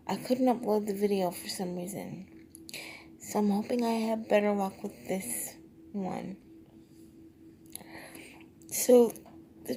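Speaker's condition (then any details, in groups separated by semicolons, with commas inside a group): Cerebral palsy, triplegia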